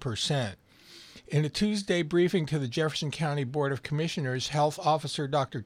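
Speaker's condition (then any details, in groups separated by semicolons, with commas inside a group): No condition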